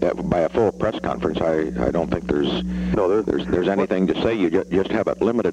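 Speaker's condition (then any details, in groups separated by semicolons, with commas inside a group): No condition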